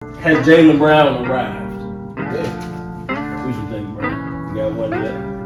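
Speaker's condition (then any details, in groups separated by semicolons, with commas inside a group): No condition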